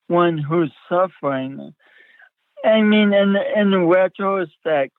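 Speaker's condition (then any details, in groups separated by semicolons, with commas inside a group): Speech impediment; since childhood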